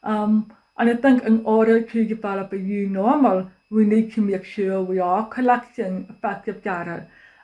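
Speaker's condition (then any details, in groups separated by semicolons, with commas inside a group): Deafness; cannot use telephone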